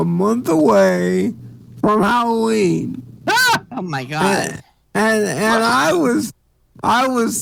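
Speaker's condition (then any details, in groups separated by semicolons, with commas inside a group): Cerebral palsy; speech sounds drunk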